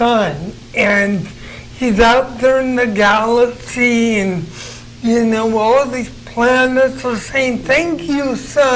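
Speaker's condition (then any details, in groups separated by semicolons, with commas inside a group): Cerebral palsy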